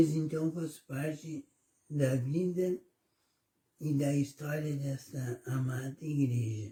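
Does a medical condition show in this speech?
Yes: cerebellar ataxia.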